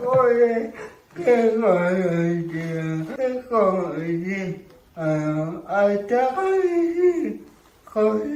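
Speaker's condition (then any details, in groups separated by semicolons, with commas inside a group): Cerebral palsy; severe, uses a wheelchair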